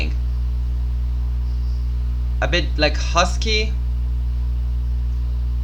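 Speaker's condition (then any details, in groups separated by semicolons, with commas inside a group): No condition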